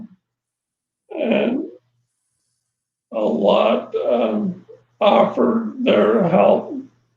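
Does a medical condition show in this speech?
Yes: ALS; voice changed early.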